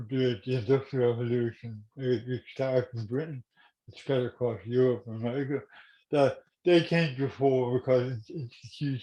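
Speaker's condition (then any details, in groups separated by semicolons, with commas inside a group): Cerebral palsy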